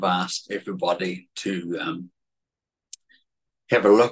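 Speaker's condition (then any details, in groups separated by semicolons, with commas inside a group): Cerebellar atrophy, genetic; affects speech and balance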